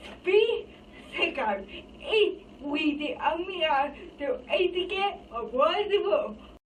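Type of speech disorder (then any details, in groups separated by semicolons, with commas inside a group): Apraxia of speech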